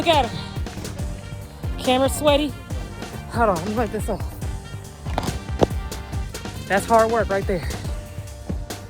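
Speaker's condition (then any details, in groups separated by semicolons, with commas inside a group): No condition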